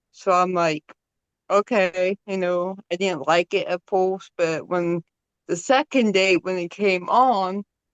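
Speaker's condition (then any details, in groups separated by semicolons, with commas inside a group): Cerebral palsy; from birth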